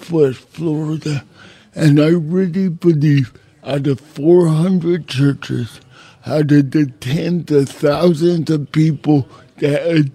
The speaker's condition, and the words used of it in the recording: Cerebral palsy. And I know I don't have a radio voice, but I have a face for radio.